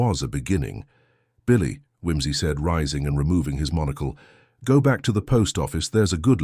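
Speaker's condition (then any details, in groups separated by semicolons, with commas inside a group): No condition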